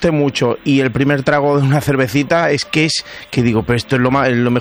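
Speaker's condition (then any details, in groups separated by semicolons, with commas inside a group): No condition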